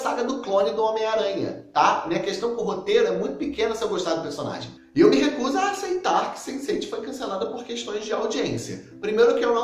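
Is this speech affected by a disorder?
No.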